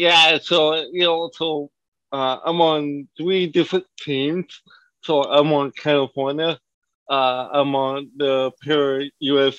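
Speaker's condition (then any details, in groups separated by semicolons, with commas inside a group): Cerebral palsy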